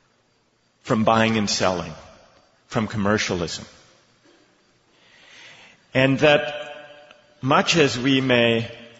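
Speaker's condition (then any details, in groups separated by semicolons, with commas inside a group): No condition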